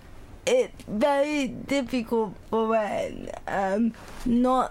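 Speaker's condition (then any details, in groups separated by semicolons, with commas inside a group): Cerebral palsy; uses a scribe for study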